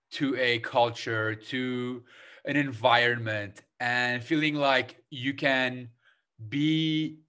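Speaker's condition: Stutter; stutters in all six spoken languages, gets stuck, disfluencies often misinterpreted by listeners; prolonged sounds, blocks

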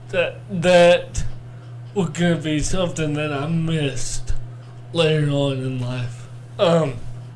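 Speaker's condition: Cerebral palsy; cerebral palsy from birth, four months premature, under one pound, cord around neck, born not breathing, resuscitated; audible speech impediment, speech only affected function

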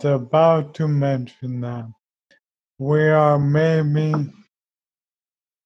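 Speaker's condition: ALS; wheelchair built

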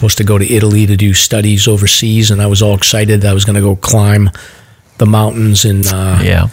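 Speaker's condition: No condition

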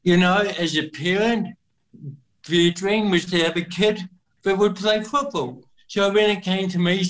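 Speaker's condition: Cerebral palsy; cerebral palsy from birth, physical disability affecting how messages travel around body, muscles tighter longer than others; voice noticeably different, speaking a stated limit, tighter and worse when nervous or underprepared, better when relaxed, confident

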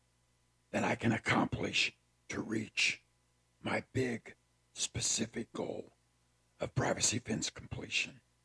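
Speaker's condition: Partial laryngectomy; tracheostomy tube

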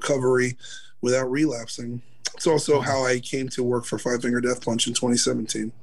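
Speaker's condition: No condition

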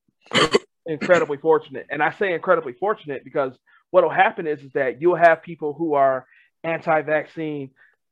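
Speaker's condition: No condition

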